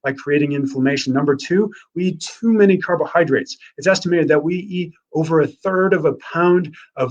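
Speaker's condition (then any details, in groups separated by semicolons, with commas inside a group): No condition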